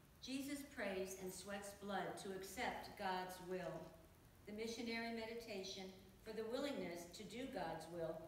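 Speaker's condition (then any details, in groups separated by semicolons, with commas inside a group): No condition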